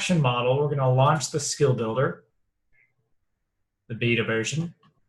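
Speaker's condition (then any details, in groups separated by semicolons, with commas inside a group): No condition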